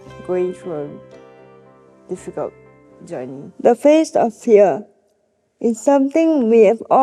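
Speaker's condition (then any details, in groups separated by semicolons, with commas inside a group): Cerebral palsy; swallowing very hard in past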